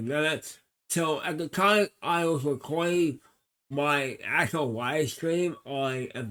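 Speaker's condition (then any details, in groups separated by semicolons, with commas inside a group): Cerebral palsy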